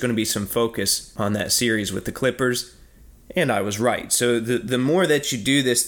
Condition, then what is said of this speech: No condition.